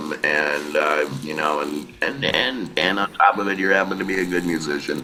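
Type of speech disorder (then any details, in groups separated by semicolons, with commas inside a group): Electrolarynx speech; laryngectomy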